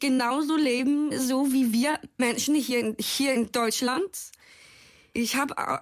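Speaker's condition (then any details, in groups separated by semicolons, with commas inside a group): Down syndrome; from birth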